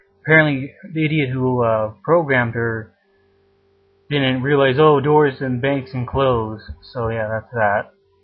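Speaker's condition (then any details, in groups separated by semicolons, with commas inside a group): No condition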